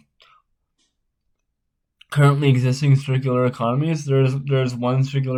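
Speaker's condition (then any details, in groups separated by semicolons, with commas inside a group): Spastic cerebral palsy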